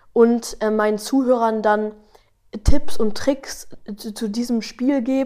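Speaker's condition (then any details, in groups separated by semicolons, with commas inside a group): Stuttering; kassler stottertherapie, fluency shaping, daily home practice, parents trained, among most severe in group; age twelve, speaks better when slower; stutters much here, none singing melodies, some rapping without melody, little in own podcast, often fast; repeated sounds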